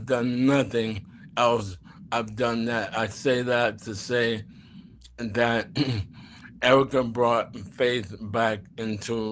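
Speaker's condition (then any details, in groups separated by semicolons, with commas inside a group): ALS; early course, affecting speech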